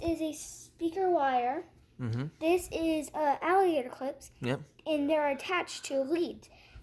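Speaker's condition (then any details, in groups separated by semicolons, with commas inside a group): No condition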